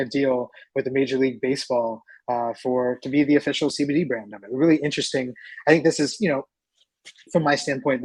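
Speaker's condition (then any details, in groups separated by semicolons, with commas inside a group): No condition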